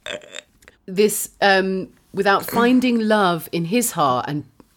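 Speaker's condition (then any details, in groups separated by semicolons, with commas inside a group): No condition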